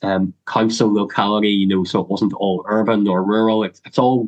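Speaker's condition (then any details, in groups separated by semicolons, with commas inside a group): Cleft lip and palate; congenital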